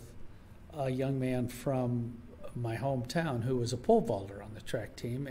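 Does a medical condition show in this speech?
No.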